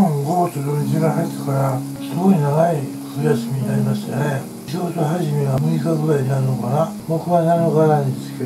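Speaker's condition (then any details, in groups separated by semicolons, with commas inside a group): Tongue cancer, partial glossectomy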